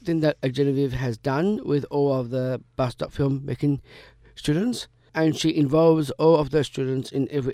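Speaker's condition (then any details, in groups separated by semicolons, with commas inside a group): Down syndrome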